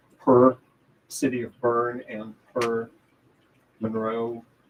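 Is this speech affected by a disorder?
No.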